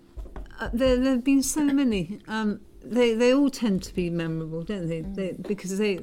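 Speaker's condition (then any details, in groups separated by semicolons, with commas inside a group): Parkinson's disease; diagnosed 1997, dopamine shortage causes stiffness, specialist Ray Chowdhury delayed dopamine, dopamine agonist then pump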